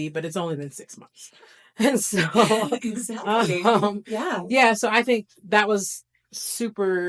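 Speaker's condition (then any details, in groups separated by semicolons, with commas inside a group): No condition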